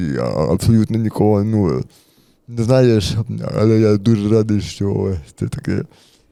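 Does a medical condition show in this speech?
Yes: cerebral palsy.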